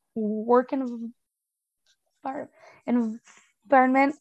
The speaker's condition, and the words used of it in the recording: Stuttering. So I definitely like, and the thing is, the more I drink, the better my speech gets, so it's fine like later on in the night.